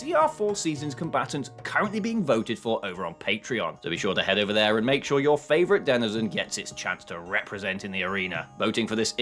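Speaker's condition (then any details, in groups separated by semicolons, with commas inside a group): No condition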